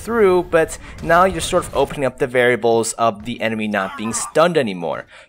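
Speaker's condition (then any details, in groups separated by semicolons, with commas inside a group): No condition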